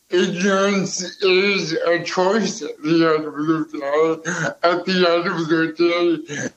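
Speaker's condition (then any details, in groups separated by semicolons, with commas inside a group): Cerebral palsy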